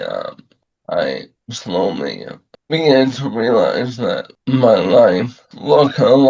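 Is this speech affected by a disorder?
Yes: ALS; about two years since onset.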